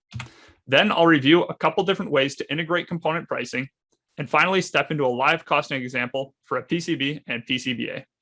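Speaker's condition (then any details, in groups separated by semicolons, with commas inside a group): No condition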